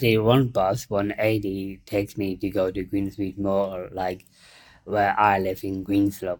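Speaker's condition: Down syndrome; intellectual disability

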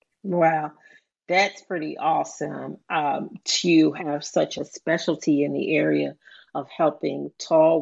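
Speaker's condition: No condition

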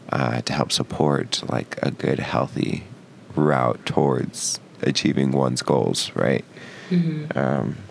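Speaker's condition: No condition

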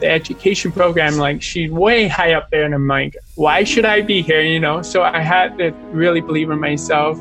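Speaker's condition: Deafness, born deaf in both ears; struggles with speaking

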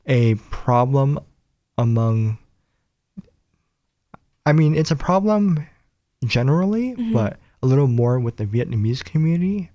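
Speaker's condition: Cleft palate; nose and lip

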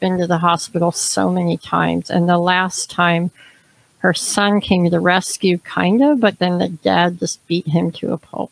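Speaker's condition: Cleft palate, severe; congenital

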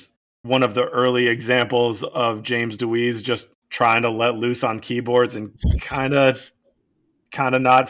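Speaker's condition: No condition

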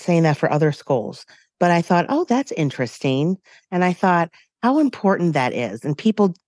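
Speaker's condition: No condition

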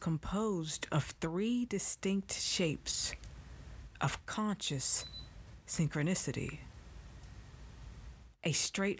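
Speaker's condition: No condition

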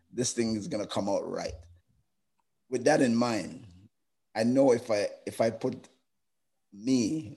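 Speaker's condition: No condition

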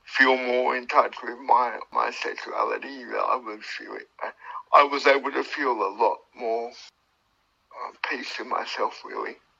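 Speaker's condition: Cerebral palsy; born two months premature, died twice at birth, uses wheelchair, considerable motor function difficulty

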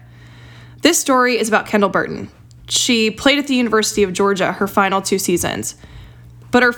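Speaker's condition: No condition

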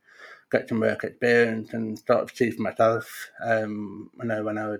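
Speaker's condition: Profound deafness; congenital profound deafness

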